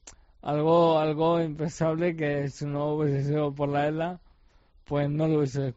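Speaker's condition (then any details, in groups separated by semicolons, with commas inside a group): ALS; degenerative muscle disease, first sign was shoulder pain while practicing judo at his club; speaking somewhat difficult, facial and mouth muscles affected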